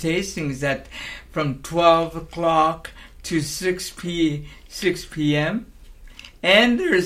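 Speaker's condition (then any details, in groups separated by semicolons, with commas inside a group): Cerebral palsy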